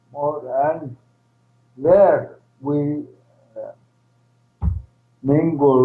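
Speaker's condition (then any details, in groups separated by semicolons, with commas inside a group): ALS, primary lateral sclerosis, PLS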